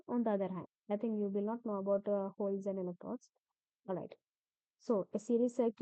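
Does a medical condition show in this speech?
No.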